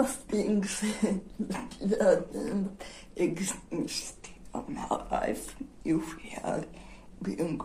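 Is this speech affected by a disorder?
Yes: generalized dystonia.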